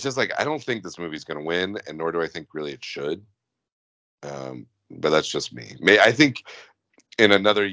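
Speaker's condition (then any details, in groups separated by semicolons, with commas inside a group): No condition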